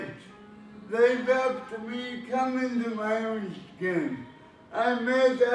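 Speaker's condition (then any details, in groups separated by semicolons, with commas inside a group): Cerebral palsy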